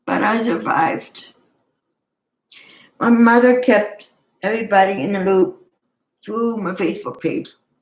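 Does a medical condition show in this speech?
Yes: cerebral palsy.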